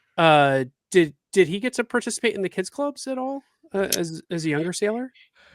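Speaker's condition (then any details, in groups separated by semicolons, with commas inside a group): No condition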